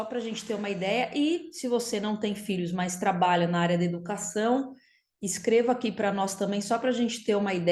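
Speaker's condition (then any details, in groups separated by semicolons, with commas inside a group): No condition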